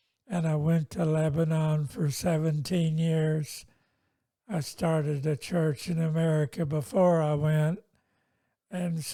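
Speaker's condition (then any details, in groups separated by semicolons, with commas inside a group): Multiple sclerosis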